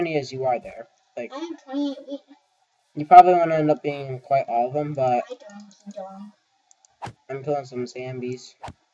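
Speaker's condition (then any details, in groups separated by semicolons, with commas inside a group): No condition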